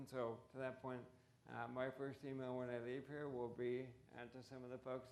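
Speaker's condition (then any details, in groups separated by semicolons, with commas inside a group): ALS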